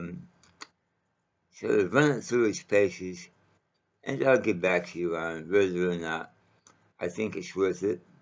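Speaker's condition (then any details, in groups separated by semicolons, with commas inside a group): Mouth cancer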